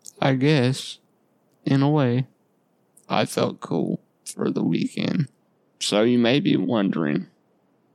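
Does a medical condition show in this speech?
Yes: Duchenne muscular dystrophy; lifelong, muscle atrophy and weight loss, muscle and fat lost around tailbone, repositioned in bed by mother; recently saw pulmonologist because breathing felt not right.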